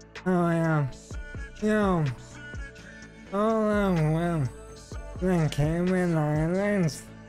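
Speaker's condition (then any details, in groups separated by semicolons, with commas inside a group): ALS; stem cell treatment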